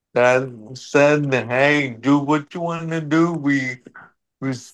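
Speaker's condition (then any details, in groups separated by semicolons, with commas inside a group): Cerebral palsy; wheelchair over the years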